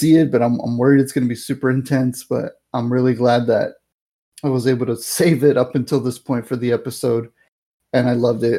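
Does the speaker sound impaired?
No.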